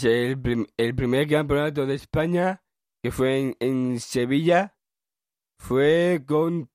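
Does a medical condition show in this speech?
Yes: Down syndrome; 21 years old, born in cáceres.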